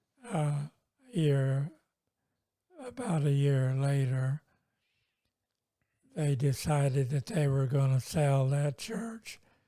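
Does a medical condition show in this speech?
Yes: multiple sclerosis.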